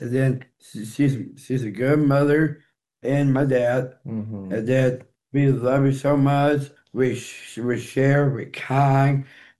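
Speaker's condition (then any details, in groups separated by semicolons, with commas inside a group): Down syndrome; 14-year-old boy, learns things more slowly than most children, needs extra care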